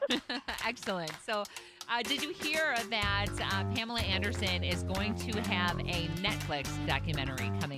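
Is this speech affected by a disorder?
No.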